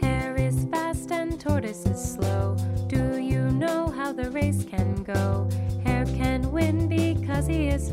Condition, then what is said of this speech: None; typical speech.